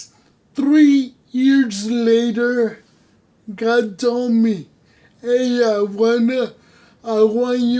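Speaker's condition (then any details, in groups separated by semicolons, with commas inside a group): Cerebral palsy; no voice control, unusual voice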